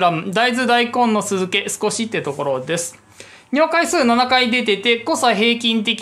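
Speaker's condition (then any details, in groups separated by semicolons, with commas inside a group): No condition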